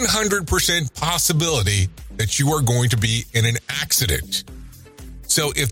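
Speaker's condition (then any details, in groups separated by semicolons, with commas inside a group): No condition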